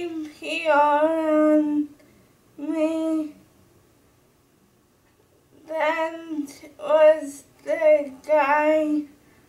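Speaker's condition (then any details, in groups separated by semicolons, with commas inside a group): Brain injury; speech impaired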